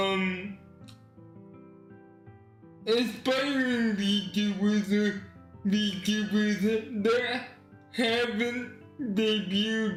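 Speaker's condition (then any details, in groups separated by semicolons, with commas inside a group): Cerebral palsy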